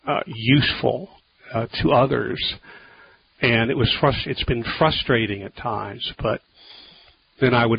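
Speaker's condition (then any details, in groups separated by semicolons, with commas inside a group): No condition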